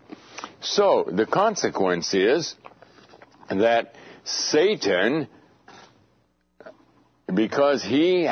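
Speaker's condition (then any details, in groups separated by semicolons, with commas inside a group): No condition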